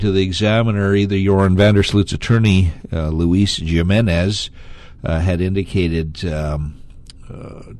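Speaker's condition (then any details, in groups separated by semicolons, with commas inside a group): No condition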